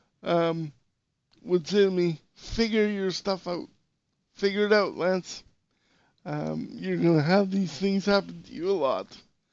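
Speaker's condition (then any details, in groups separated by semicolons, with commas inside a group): Cerebral palsy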